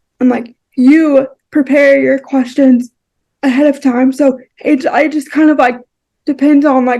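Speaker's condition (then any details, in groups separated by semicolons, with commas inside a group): Cerebral palsy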